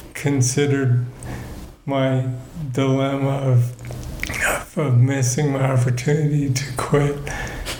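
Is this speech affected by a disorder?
Yes: Parkinson's disease; degenerative nervous system disorder.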